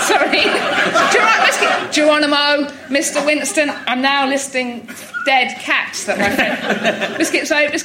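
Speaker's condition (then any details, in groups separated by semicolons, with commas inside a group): Tourette's; neurological, believed inherited, tics since about age 6, much less noticeable when younger, intensified early 20s; frequent vocal tics throughout conversation; random phrases, occasional swearing tics, noises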